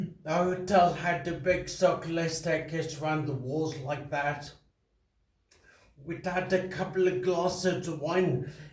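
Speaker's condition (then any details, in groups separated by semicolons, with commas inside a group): Traumatic brain injury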